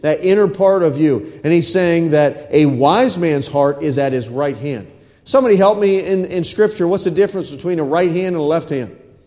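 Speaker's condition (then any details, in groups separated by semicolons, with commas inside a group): No condition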